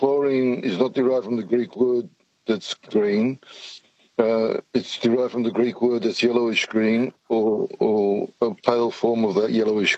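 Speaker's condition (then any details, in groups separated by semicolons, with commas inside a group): Parkinson's; jittery, attributed to Parkinson's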